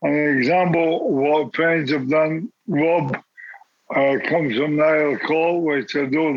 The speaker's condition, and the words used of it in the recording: ALS (motor neuron disease). I'm lucky I'm still living four and a half years in after being diagnosed, still able to speak, eat, drink.